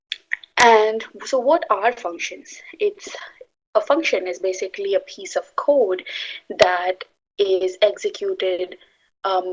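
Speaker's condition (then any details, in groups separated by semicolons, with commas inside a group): No condition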